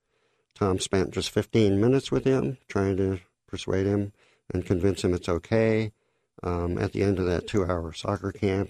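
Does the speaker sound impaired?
Yes: cleft lip and palate.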